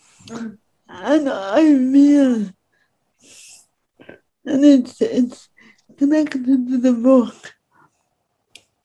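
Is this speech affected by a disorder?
Yes: speech impediment; disabled; finds writing easier than speaking, speaks in own way without modifying accent.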